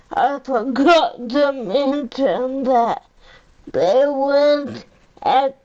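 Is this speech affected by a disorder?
Yes: cerebral palsy; powerchair user.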